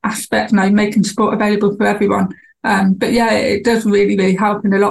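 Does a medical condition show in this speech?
Yes: deafness, lost hearing around age 4; cochlear implant; cochlear implant after university, deteriorated after car accident, internal implant replaced.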